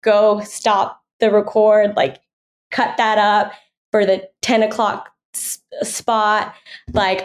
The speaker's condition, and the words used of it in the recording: Stuttering. So it's like I could have this personality that you can't really teach, but my stutter, they could cut that out.